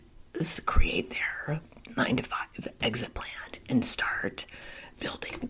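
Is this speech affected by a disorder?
Yes: spasmodic dysphonia; diagnosed seven months ago.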